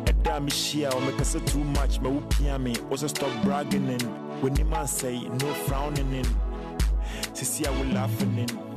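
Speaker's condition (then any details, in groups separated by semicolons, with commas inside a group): No condition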